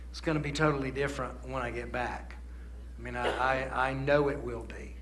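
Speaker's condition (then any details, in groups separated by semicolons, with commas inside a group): No condition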